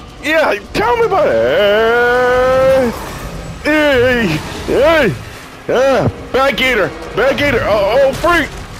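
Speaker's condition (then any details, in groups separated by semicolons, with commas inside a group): No condition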